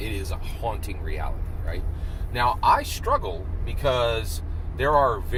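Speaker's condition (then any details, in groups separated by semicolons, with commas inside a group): No condition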